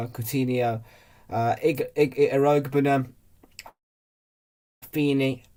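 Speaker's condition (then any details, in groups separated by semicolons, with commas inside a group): No condition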